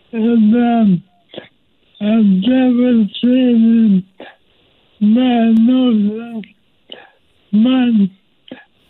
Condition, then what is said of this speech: ALS (motor neuron disease). So through iGaze technology, uh, he's now able to tweet, and it really allows him, um, you know, in a roundabout way to have a voice again.